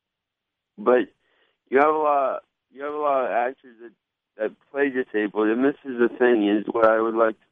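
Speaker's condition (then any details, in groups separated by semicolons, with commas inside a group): Cerebral palsy; mild slur, varies by day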